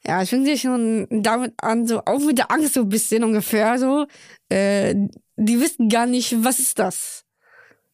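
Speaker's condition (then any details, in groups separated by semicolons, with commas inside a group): Down syndrome; congenital, born in Köln, chromosome 21 present three times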